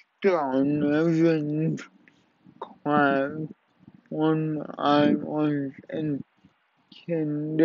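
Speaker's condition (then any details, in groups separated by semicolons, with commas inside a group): Cerebral palsy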